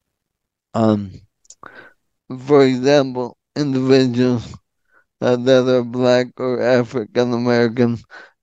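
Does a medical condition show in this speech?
Yes: ALS; frequent throat clearing, frequent hesitation fillers, speaks in full sentences.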